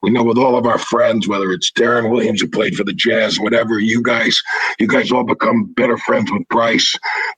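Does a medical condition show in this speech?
Yes: throat cancer, vocal cords removed; partial voice box created by Steve Zeitels in Boston.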